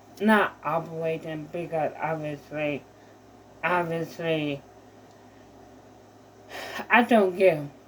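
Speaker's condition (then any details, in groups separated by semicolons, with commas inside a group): Mild cerebral palsy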